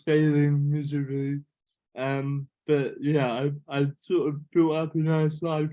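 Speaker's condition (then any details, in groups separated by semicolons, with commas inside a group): Cerebral palsy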